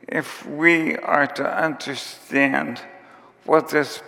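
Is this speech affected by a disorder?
Yes: ALS; onset with tiredness and clumsiness.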